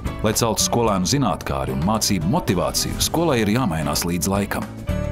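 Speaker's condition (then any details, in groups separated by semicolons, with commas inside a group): No condition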